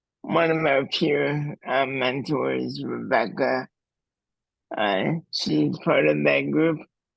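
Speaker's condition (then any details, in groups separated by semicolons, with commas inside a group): Cerebral palsy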